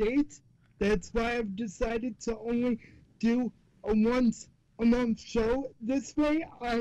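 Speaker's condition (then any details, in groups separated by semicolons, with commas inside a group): Cerebral palsy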